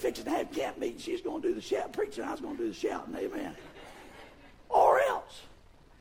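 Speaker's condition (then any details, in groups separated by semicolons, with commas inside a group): Vocal fold paralysis; move or vibrate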